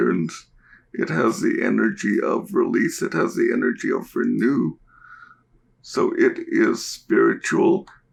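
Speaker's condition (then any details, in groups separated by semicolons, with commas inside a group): Cerebral palsy; diagnosed at birth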